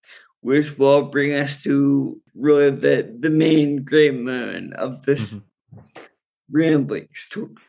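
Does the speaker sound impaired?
Yes: Friedreich's ataxia; progressive, cannabis strain with doctor's guidance for neuropathic pain, muscle relaxing, sleep, ataxia worse when tired.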